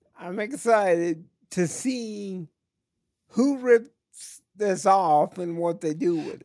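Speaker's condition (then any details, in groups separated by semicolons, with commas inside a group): Cerebral palsy; chronic pain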